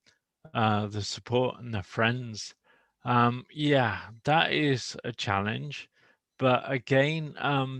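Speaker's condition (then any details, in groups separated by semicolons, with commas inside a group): Motor neuron disease; speech a little slow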